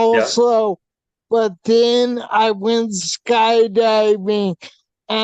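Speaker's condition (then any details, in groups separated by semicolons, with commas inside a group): Hydrocephalus with shunt failure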